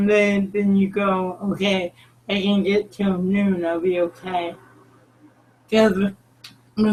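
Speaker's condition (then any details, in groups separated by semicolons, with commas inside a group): Cerebral palsy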